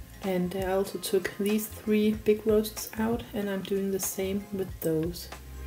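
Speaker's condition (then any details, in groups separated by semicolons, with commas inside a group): No condition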